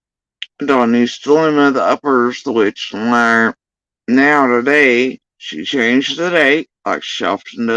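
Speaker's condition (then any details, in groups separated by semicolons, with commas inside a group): Facial paralysis after surgery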